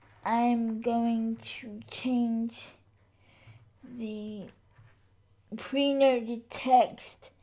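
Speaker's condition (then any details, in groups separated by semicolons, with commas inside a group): Cerebral palsy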